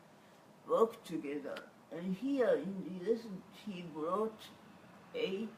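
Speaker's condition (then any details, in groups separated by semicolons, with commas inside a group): Cerebral palsy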